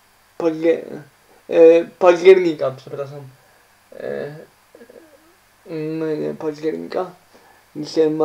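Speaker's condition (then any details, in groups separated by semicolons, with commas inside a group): Cerebral palsy; uses wheelchair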